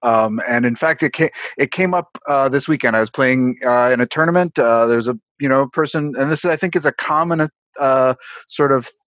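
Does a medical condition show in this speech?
No.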